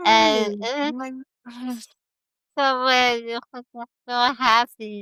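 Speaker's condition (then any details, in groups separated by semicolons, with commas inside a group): Spinal muscular atrophy type 1, severe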